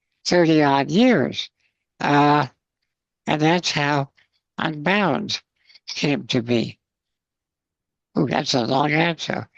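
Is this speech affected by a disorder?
Yes: spinal muscular atrophy; congenital, muscle weakness, wheelchair user.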